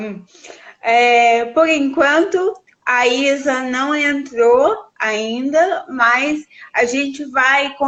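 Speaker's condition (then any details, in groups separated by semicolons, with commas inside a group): Cerebral palsy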